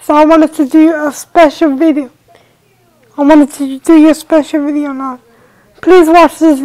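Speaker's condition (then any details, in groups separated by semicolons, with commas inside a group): Cerebral palsy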